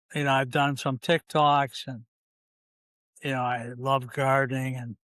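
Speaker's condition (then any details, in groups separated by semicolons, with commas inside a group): ALS; ALS, limb onset in fingers, hereditary C9 mutation; third or fourth year, middle stage, slow progression, spreading bulbar; still talks, early bulbar throat involvement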